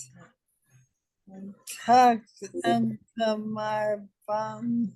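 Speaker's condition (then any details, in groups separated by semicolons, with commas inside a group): ALS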